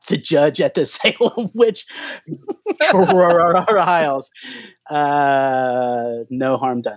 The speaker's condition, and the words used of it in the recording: Stuttering. So when I look back over my life, I can only recall stuttering maybe 6 times, you know, but I stutter every time I talk.